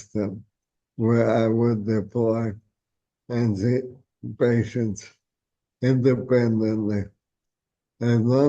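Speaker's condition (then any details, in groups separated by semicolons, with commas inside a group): ALS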